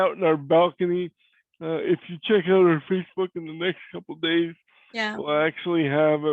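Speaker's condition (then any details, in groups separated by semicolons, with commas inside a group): Cerebral palsy; cannot walk; voice is different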